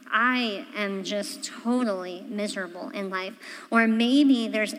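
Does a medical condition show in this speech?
Yes: cleft palate; voice sounds different, half of voice vibrations go through nose, nasal resonance.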